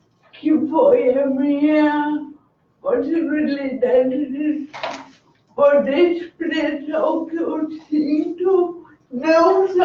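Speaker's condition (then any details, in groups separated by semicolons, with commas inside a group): Cerebral palsy; communicates using letters and symbols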